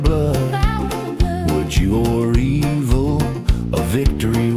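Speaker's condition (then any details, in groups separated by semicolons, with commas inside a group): No condition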